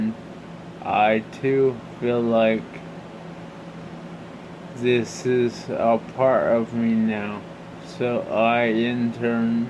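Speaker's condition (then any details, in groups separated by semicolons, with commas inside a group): Brain injury (brain shearing)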